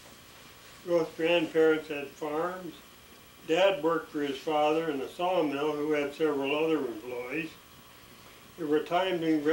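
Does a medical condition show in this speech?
Yes: ALS; expects swallowing and breathing trouble.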